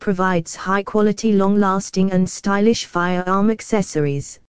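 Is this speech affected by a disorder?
No.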